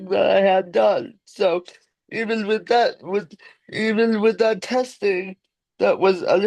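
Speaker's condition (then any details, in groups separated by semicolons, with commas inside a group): Cerebral palsy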